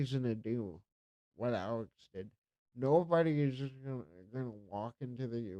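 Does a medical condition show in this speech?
Yes: cerebral palsy.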